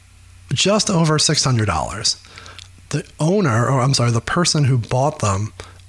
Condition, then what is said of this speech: None; typical speech.